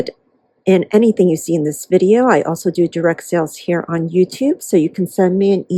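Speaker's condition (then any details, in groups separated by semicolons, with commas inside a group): No condition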